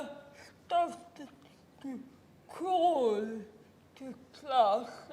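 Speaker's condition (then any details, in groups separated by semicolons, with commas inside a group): Cerebral palsy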